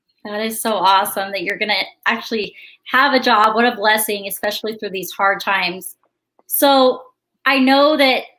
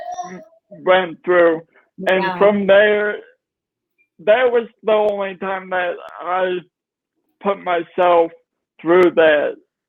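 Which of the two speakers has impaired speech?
The second: cerebral palsy; brain injury; diagnosed age 3, physical and occupational therapy; nonverbal at age 3, speech therapy.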